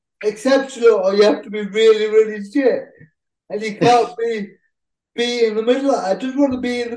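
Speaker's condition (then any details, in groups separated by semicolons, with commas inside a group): Cerebral palsy; cerebral palsy since childhood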